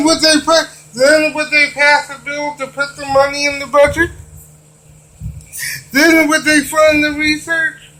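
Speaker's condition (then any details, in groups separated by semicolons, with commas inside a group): Cerebral palsy; wheelchair user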